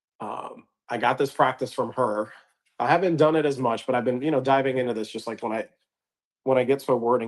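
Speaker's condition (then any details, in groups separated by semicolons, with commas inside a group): No condition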